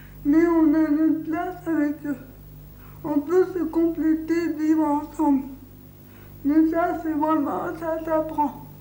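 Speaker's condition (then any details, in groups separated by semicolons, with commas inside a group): Cerebral palsy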